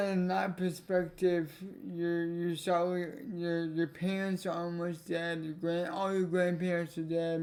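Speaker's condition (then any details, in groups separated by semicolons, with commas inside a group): Cerebral palsy; affects legs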